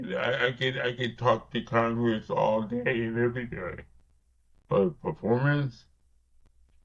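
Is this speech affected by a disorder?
Yes: cerebral palsy.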